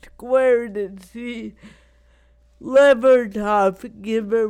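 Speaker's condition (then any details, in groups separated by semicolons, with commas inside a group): Cerebral palsy; wears down with age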